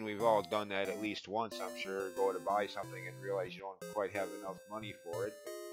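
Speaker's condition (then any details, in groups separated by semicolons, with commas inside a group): No condition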